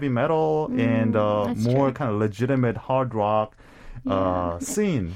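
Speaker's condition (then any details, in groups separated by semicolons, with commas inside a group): No condition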